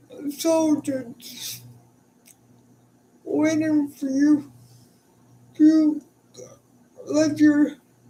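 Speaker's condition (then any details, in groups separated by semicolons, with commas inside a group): Cerebral palsy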